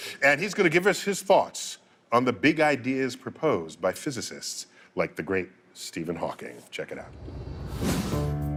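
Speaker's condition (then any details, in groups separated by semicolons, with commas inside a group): No condition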